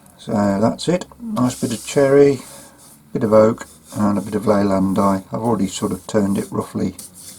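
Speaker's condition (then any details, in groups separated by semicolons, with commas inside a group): No condition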